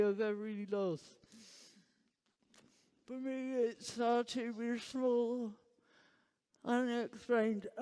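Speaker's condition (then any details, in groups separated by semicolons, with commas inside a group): Huntington's disease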